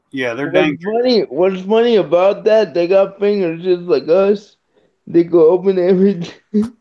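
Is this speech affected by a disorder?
Yes: cerebral palsy.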